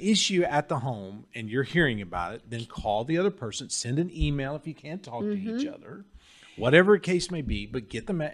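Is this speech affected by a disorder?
No.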